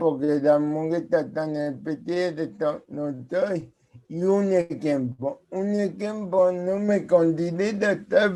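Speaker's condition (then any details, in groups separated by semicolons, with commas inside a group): Cerebral palsy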